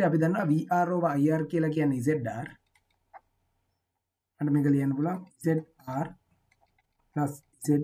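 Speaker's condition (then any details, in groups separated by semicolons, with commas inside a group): No condition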